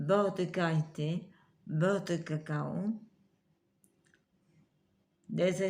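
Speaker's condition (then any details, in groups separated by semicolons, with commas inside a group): Multiple sclerosis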